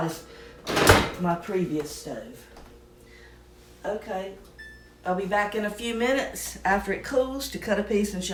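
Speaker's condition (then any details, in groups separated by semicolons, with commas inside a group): No condition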